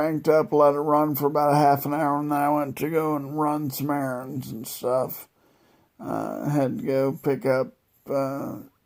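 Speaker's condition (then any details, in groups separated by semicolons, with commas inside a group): Multiple sclerosis; wheelchair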